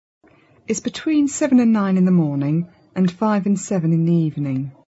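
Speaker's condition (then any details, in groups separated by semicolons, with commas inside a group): No condition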